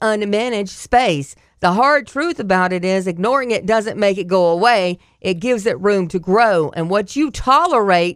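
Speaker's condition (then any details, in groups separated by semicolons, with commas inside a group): No condition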